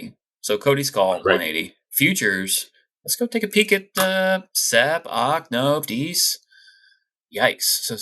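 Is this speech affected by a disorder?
No.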